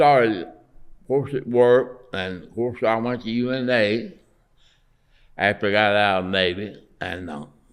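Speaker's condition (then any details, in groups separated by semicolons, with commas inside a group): Parkinson's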